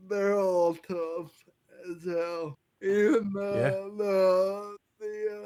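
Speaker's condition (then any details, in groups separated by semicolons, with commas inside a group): Friedreich's ataxia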